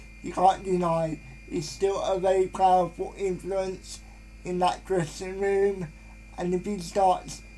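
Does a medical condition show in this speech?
Yes: cerebral palsy.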